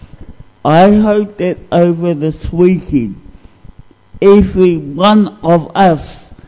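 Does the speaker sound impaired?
Yes: cerebral palsy; discovered at age 2.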